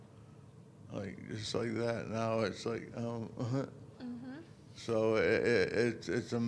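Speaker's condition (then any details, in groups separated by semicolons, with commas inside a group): Parkinson's disease; deep brain stimulation surgery; after DBS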